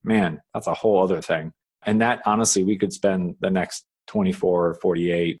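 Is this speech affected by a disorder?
No.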